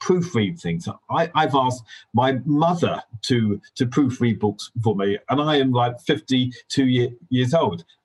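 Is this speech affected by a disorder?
Yes: stammer; possibly linked to hearing difficulties from illness in first 3 or 4 years, affecting language; here repeated sounds, repeated words.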